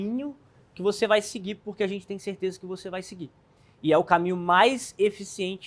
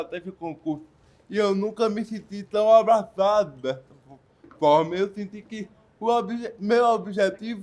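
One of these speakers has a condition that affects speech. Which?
The second: cerebral palsy; from birth, lack of oxygen, non-progressive, motor only, wheelchair user.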